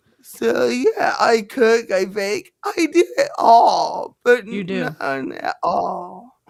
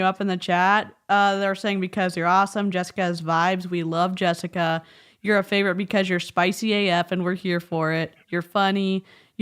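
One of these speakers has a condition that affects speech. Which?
The first: cerebral palsy; from birth, affects walking.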